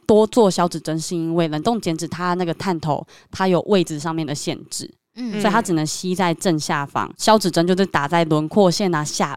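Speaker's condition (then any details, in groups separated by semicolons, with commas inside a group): Submucous cleft palate; submucous cleft palate since childhood, former underbite, braces, insurance-covered orthognathic surgery advancing upper, retracting lower jaw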